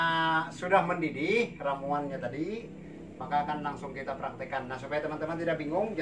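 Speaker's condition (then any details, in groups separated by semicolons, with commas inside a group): No condition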